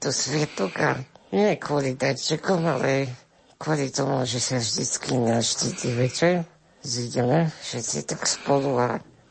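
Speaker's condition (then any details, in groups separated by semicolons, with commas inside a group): Spinal muscular atrophy with tracheostomy; 24 years old, ventilator-assisted breathing via tracheostomy, progressive loss of ability to move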